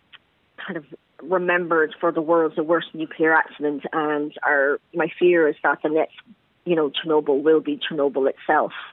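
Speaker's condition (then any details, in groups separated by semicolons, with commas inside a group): Cleft palate; leg problems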